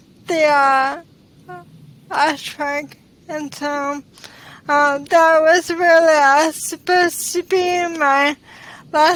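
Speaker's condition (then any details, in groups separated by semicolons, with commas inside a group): ALS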